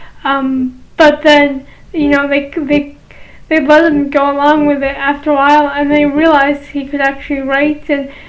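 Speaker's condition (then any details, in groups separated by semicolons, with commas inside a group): Cerebral palsy, mild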